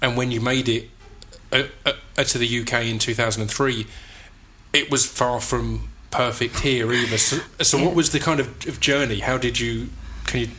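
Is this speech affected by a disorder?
Yes: stutter; unnoticed during rapping and spoken word years, noticed with radio show and podcast, works with STAMMA; stuttering increased this episode due to nerves over serious subject; stutters more when nervous; here repeated words, blocks.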